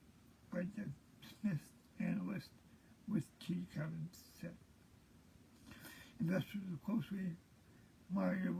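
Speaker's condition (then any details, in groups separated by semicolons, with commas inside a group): Cerebral palsy; present since birth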